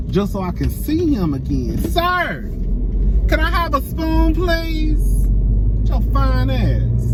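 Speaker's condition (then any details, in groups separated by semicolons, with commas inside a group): No condition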